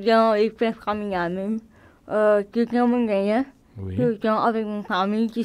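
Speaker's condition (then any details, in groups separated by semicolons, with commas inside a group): Cerebral palsy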